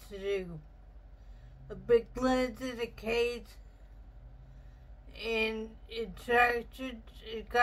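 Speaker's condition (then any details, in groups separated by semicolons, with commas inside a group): Traumatic brain injury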